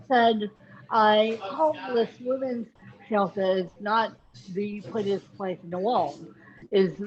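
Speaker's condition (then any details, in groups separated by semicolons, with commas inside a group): Cerebral palsy, mixed, moderate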